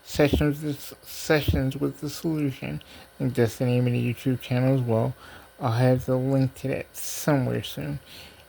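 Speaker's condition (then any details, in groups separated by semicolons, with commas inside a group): Cerebral palsy; diplegia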